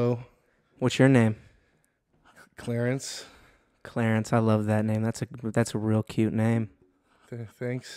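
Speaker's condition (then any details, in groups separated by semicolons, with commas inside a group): No condition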